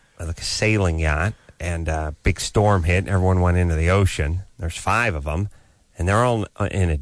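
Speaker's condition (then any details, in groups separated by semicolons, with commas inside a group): No condition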